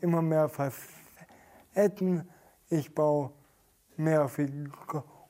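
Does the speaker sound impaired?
Yes: stuttering; stuttering symptoms, also present during stage performances; here blocks.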